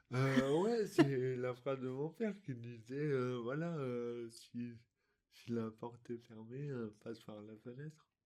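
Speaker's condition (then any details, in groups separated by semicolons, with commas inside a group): Dystonia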